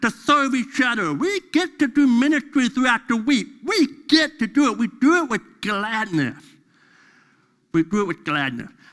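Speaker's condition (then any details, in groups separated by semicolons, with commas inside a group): Deafness; deaf during school years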